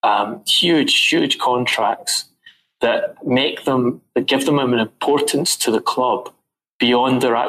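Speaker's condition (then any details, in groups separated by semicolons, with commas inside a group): No condition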